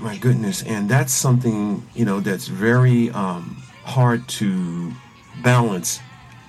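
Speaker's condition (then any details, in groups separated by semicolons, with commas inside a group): No condition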